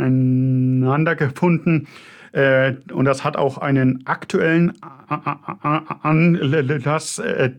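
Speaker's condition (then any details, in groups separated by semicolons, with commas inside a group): Stuttering; developmental, logopedic speech therapy, constant since second grade; prolonged sounds, blocks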